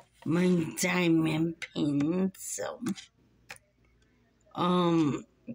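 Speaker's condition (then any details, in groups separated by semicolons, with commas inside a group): Muscular dystrophy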